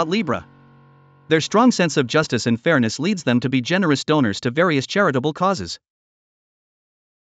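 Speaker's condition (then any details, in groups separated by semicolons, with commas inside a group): No condition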